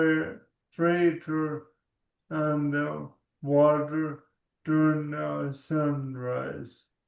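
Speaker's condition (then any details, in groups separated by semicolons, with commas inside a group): ALS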